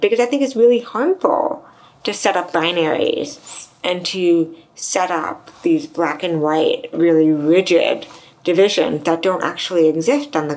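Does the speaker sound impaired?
Yes: deafness; severe to profound deafness from 3, hearing aids to 34, implant worse ear 34, other 41; grew up speaking, mainstream schooling, learned sign language in 20s, also signs.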